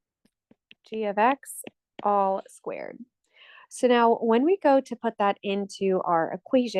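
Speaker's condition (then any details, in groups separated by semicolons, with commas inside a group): No condition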